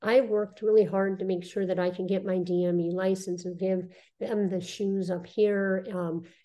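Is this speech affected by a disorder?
Yes: cleft lip and palate; congenital, surgeries from birth to age 5 including ears, first reconstructive surgery at 17, mouthpiece before; spoke funny and whistled before reconstruction at 17.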